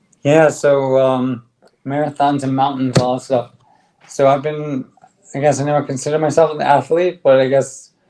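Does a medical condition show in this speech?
Yes: ALS; on drug, stronger bite, speaks better.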